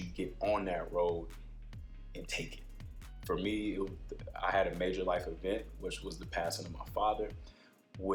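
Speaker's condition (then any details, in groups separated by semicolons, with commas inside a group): No condition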